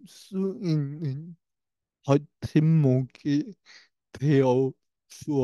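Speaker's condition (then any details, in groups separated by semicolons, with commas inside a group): Brain lesion disability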